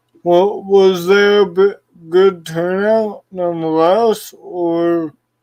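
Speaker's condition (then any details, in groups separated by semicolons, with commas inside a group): Cerebral palsy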